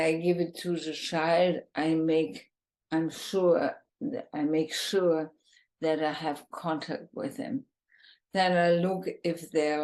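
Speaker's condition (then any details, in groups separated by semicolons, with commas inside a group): ALS, bulbar form, bulbar onset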